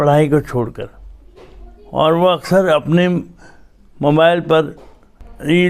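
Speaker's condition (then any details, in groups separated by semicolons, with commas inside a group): Cerebral palsy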